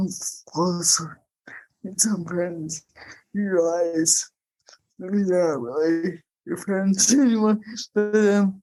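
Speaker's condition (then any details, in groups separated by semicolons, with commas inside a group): Cerebral palsy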